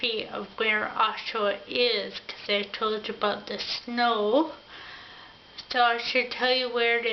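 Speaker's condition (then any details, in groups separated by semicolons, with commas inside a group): Ataxia; affects mouth and tongue coordination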